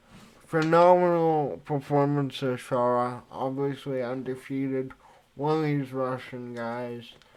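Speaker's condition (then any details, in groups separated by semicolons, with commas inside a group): Cerebral palsy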